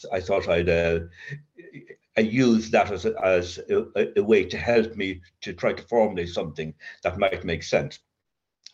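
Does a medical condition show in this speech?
Yes: covert stutter; severe childhood stutter with blocks, linked to adverse childhood experience, child guidance clinic, speechless while drinking; covert since early sobriety in AA, about 40 years, occasional blocks, talks easily at meetings; stutters mostly in mind, thinks ahead around feared words, voice long felt fake; here repeated words, prolonged sounds.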